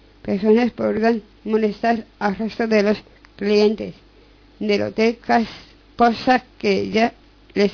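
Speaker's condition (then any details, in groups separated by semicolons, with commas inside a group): Down syndrome; member of Fundación Síndrome de Down de Madrid; reads news item aloud on live radio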